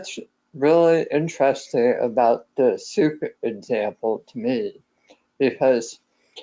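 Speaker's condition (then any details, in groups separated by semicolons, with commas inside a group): Head and neck cancer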